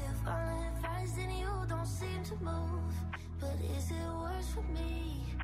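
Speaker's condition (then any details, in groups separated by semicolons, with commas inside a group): No condition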